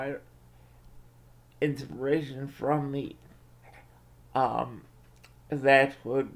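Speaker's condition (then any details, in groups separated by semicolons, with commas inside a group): Cerebral palsy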